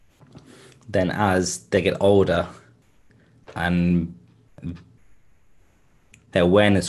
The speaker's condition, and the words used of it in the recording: Stuttering. At the root cause of the blocking itself and the struggle to speak, it's actually a neurological predisposition, and that is kind of the cause of the stuttering